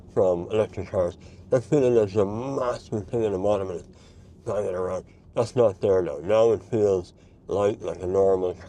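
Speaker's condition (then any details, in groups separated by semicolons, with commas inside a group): Mouth cancer surgery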